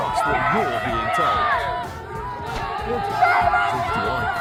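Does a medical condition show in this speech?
No.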